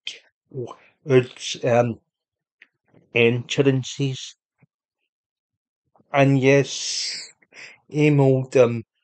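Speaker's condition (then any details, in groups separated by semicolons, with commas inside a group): Cerebral palsy; unable to walk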